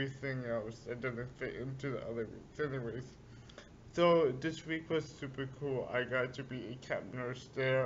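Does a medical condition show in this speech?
Yes: cerebral palsy.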